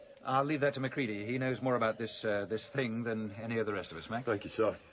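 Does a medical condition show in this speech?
No.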